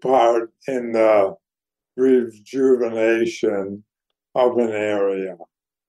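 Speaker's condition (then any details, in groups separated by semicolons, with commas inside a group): ALS; voice somewhat compromised by disease, audibly affected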